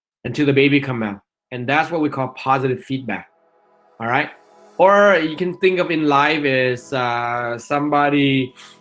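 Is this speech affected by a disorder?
No.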